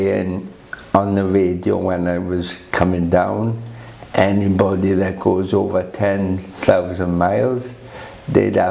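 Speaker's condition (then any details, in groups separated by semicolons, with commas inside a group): Cerebral palsy; quadriplegic form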